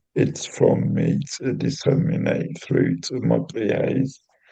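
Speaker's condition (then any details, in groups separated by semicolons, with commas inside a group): Cerebral palsy; intrathecal baclofen pump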